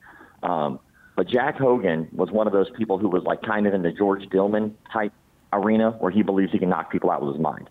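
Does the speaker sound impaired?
Yes: cleft palate; congenital.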